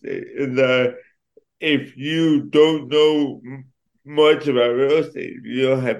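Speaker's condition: Cerebral palsy; affects speech

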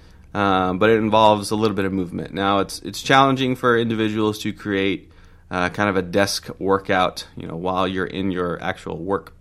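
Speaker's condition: No condition

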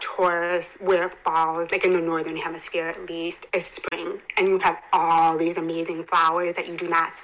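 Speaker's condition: Hearing impairment; congenital hearing impairment

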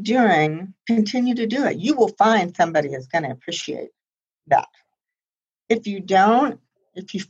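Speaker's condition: Profound hearing loss, congenital, high-frequency

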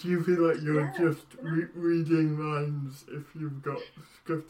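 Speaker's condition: Cerebral palsy; brain damage at or around birth

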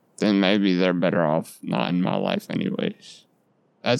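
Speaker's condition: Duchenne muscular dystrophy; muscle and fat lost around tailbone

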